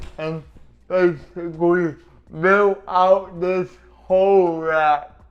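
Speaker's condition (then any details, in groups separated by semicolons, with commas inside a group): Cerebral palsy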